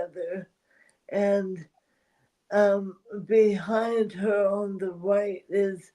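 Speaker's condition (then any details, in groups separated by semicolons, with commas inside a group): ALS; voice strains with talking, needs voice rest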